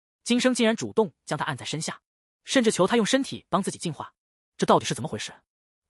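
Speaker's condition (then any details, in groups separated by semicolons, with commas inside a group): No condition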